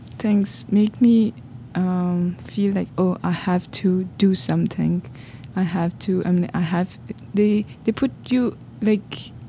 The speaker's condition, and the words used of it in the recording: Stuttering. But I don't want to say it because it takes time.